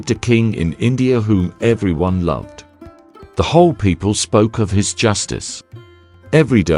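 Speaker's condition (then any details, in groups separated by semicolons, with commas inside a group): No condition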